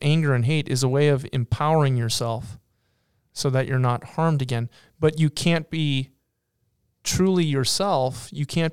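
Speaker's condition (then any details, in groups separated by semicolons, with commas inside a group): No condition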